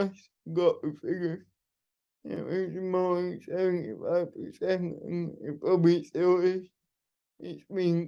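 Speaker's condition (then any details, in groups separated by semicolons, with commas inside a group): Cerebral palsy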